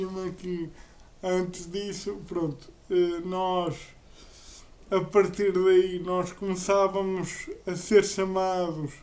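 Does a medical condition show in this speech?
Yes: cerebral palsy; uses a wheelchair.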